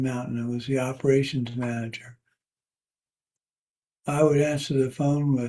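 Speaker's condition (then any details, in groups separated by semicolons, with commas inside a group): Parkinson's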